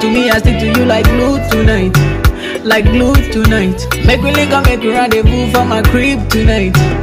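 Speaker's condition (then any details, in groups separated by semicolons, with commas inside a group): No condition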